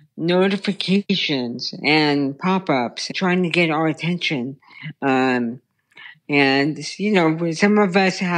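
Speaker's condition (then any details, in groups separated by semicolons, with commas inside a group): Brain stem tumor; childhood onset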